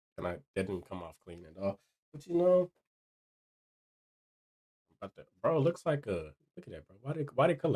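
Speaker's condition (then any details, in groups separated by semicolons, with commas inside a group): No condition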